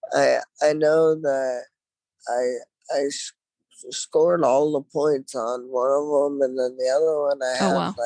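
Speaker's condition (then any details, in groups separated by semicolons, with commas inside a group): Traumatic brain injury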